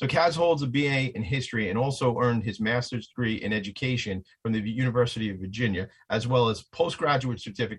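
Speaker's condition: No condition

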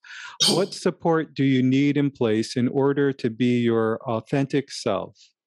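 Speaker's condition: No condition

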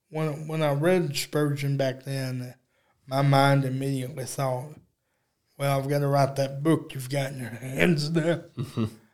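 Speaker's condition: Cerebral palsy; unable to walk

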